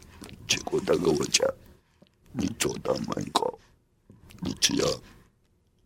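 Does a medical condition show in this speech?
Yes: laryngectomy for hypopharyngeal cancer; total laryngectomy for stage four hypopharyngeal cancer diagnosed at 45, smoker since junior high; esophageal speech learned at 中華民國無喉者復聲協會; hoarse voice before diagnosis, voice lost after surgery, 1.5 years to say own name.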